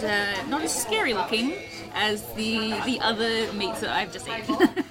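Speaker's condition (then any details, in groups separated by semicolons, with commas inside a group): No condition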